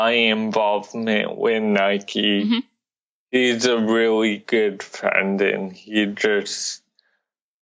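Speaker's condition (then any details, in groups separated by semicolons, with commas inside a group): Cerebral palsy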